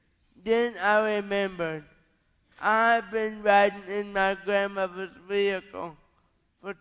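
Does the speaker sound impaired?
Yes: cerebral palsy; onset about 30 to 40 days after birth, caused by parents' lifestyle, not birth defects, lifelong, white plastic braces on both legs in childhood.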